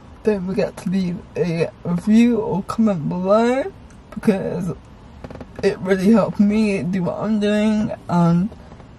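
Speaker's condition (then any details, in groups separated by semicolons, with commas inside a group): Cerebral palsy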